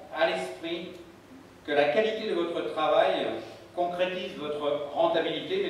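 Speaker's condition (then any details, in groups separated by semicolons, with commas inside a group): No condition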